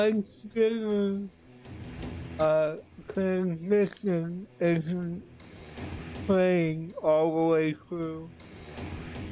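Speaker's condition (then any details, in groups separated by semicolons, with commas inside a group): Cerebral palsy; affects voice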